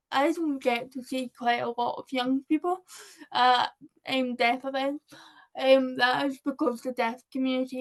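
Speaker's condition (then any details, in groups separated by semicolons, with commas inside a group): Cerebral palsy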